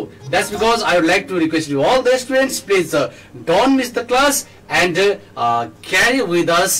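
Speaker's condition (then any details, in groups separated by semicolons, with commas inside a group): No condition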